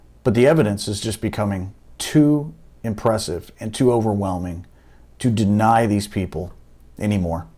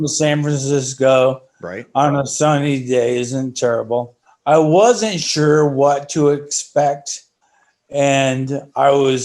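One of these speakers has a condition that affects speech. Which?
The second: ALS; spasticity as early symptom; about two years since diagnosis, stem cell trial, slight progression; breathing affected after injection.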